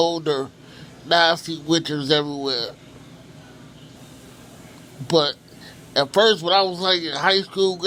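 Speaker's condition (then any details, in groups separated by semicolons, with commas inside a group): Cerebral palsy; from birth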